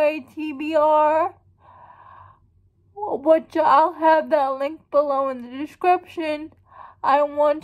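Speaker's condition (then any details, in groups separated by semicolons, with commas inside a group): Cerebral palsy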